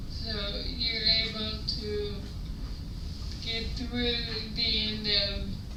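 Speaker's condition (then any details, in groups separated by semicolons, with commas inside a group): Dysarthria; ataxic dysarthria from Friedreich's ataxia, hereditary, scoliosis, back brace; diagnosed at 13, uses wheelchair, speech program 3 years; slurred speech, worse loud, variable days, pauses to breathe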